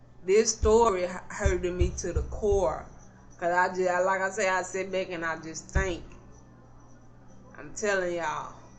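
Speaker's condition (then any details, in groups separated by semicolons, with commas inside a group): Cerebral palsy; not paralyzed, can stand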